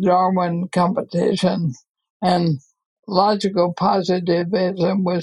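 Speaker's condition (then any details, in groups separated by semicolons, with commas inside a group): ALS; breathing affected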